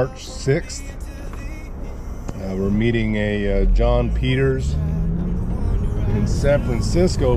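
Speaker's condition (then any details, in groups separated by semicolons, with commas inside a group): No condition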